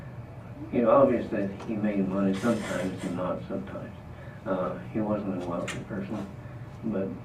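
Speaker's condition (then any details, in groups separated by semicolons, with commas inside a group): Parkinson's disease; affects both legs; trouble talking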